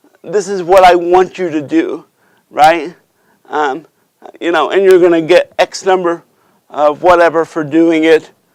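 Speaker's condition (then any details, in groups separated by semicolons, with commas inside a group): Cerebral palsy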